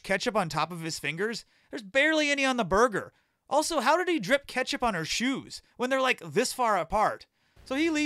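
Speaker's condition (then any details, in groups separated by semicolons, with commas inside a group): No condition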